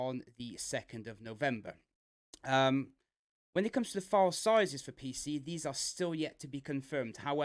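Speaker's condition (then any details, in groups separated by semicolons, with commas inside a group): No condition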